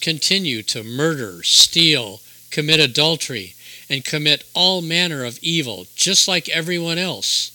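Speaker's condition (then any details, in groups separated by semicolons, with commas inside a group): No condition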